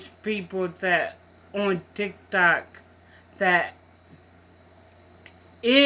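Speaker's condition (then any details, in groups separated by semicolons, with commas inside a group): Mild cerebral palsy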